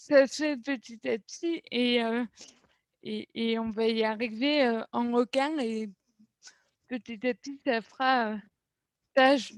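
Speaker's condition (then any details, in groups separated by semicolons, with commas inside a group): Cerebral palsy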